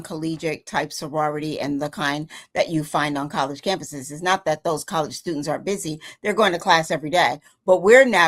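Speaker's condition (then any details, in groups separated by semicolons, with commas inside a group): No condition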